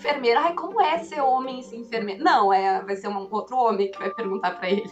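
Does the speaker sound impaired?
No.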